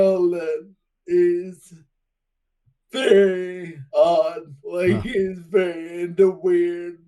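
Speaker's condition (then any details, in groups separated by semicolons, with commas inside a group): Friedreich's ataxia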